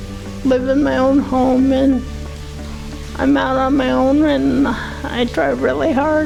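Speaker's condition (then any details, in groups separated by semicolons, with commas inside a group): Cerebral palsy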